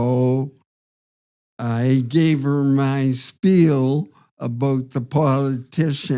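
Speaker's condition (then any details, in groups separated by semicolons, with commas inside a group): Parkinson's disease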